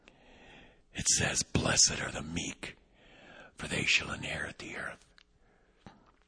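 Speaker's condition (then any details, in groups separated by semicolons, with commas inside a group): Vocal cord paralysis, unilateral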